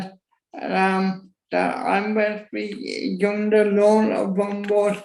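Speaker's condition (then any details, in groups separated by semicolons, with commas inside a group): Motor neuron disease; about 18 plus years since onset, physiotherapy, still mobile; uses breathing machine, physiotherapy for breathing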